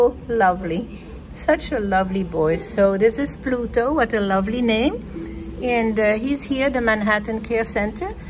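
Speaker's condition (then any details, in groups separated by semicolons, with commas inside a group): No condition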